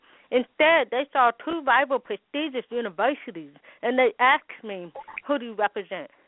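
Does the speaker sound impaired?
Yes: hearing loss with speech impediment; congenital hearing loss, umbilical cord wrapped around neck at birth, hearing aids since 15 months; wears hearing aids, learned sign language at four; speech impediment caused by hearing loss.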